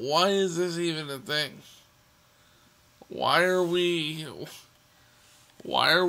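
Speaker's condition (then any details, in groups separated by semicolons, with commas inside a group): Cerebral palsy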